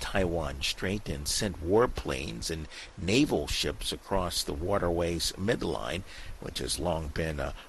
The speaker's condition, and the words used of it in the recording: No condition.